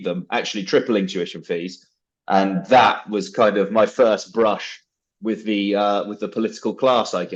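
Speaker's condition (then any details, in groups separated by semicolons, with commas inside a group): No condition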